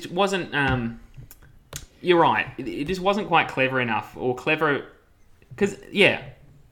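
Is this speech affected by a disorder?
No.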